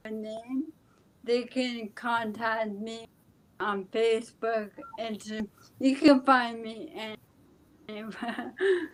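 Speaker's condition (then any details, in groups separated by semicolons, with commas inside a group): ALS; speech affected but still understandable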